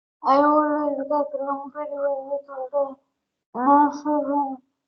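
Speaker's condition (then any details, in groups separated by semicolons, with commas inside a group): Brain injury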